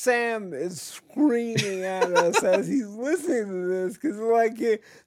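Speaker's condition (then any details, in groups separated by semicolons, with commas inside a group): Cerebral palsy; chronic pain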